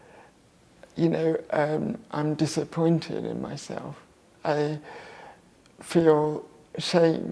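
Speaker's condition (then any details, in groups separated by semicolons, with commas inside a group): Cerebral palsy; left-sided muscle tension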